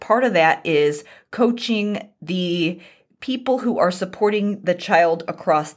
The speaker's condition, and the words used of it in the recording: No condition.